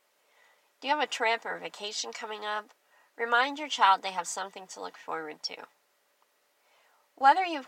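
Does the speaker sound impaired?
Yes: cleft lip and palate; clear speech.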